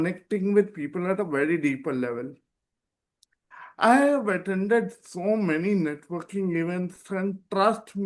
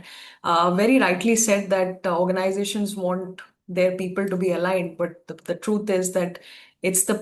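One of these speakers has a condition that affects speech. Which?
The first: cerebral palsy; present from birth.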